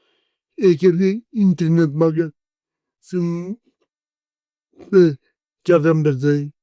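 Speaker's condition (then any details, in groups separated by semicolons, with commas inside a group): Cerebral palsy; 40 years with condition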